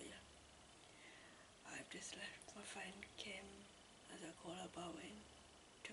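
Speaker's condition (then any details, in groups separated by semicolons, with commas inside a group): Cerebral palsy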